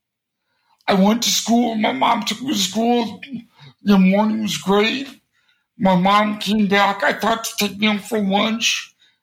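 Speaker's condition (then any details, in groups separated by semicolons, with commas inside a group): Cerebral palsy; congenital, since birth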